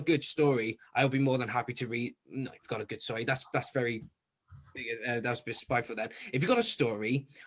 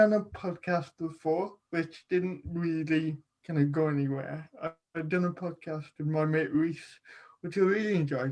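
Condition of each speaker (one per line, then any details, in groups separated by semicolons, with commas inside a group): No condition
Cerebral palsy; predicted would not talk, childhood speech disordered, deemed unable to speak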